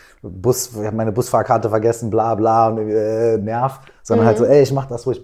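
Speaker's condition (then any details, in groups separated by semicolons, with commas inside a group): No condition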